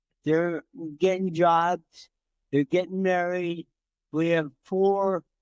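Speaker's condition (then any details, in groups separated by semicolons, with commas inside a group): Cerebral palsy; from birth, entire left side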